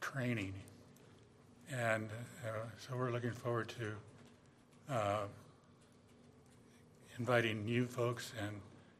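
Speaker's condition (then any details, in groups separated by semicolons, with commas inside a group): Parkinson's disease; boxing-type training at Snap Fitness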